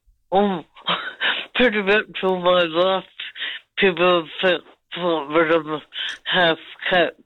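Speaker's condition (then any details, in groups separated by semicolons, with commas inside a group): Cerebral palsy; speech affected all life, people thought her half cut (drunk) due to walk and speech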